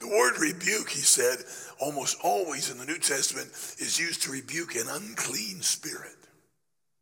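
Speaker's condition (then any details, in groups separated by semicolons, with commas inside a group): Laryngeal cancer after radiation, growth on voice box treated with radiation and chemotherapy; a little over a year since discovery, voice much better but not fully recovered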